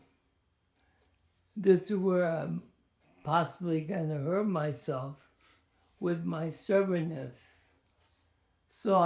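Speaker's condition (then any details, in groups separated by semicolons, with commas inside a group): ALS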